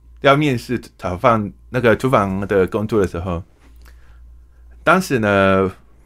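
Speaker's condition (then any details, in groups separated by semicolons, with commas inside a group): Hearing impairment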